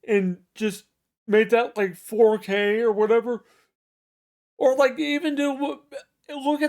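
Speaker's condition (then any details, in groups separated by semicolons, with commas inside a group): Cerebral palsy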